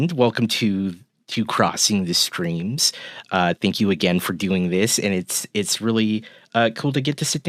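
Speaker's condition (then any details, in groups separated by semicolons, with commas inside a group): No condition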